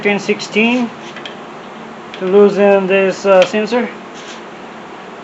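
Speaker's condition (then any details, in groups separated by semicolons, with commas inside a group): No condition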